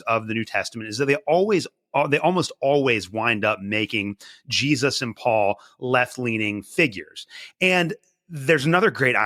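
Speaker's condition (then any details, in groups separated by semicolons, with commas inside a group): No condition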